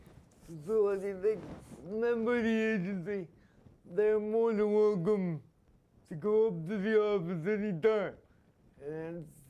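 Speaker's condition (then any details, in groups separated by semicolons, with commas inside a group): Spastic quadriplegia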